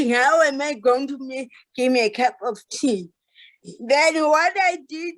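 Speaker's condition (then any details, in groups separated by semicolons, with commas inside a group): Cerebral palsy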